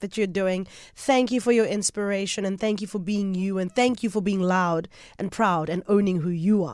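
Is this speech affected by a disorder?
No.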